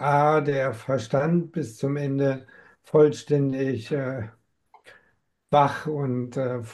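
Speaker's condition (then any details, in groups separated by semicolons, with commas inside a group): Amyotrophic lateral sclerosis; diagnosed at 47, slower course than other affected patients; has tried many approaches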